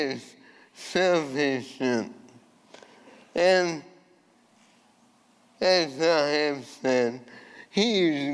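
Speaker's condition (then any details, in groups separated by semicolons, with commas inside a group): ALS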